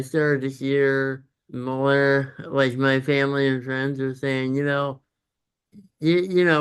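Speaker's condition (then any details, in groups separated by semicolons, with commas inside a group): Congenital muscular dystrophy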